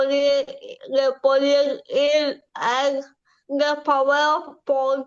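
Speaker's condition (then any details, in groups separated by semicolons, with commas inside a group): Cerebral palsy; from birth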